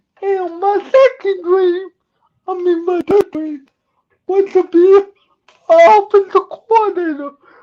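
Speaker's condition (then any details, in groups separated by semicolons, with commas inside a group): Cerebral palsy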